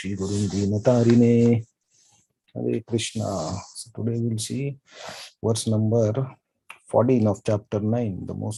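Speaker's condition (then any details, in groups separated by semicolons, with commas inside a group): No condition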